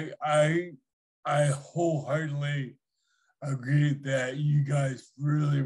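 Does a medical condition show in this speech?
Yes: Huntington disease; inherited.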